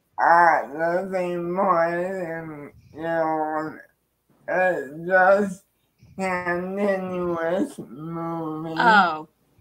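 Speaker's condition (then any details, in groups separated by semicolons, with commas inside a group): Cerebral palsy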